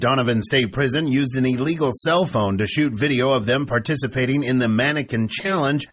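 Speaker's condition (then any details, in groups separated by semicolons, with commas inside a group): No condition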